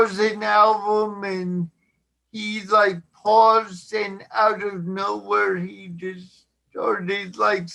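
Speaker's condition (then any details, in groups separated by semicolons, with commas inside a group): Cerebral palsy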